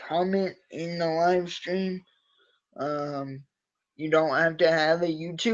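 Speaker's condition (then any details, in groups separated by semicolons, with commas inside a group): Cerebral palsy; from birth, uses wheelchair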